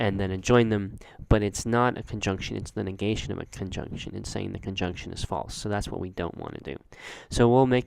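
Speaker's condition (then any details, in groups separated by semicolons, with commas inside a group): No condition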